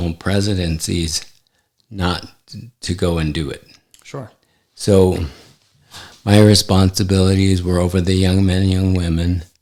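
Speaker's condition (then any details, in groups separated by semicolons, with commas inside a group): ALS; affects hand function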